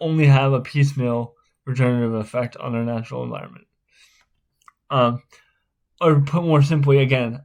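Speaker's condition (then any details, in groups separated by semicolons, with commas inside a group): Spastic cerebral palsy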